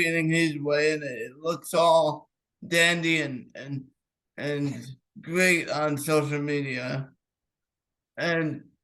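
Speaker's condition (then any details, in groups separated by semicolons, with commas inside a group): Cerebral palsy; clenched fist, unsteady walk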